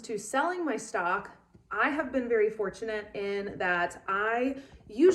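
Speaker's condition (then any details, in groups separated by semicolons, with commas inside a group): No condition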